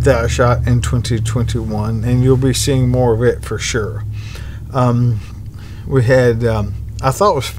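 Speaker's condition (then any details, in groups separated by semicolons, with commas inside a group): ALS; bulbar-upper onset, tongue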